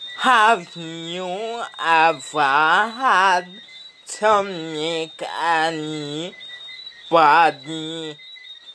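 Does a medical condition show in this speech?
Yes: speech impediment; no speech therapy yet.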